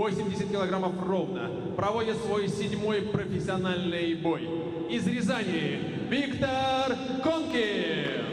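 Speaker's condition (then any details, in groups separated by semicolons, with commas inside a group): No condition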